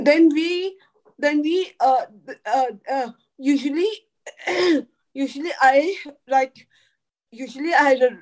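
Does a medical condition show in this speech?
Yes: cerebral palsy; could not talk in early life.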